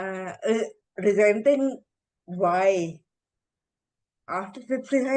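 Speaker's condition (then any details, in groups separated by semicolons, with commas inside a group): Encephalitis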